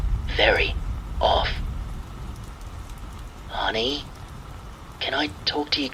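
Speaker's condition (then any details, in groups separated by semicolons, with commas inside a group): No condition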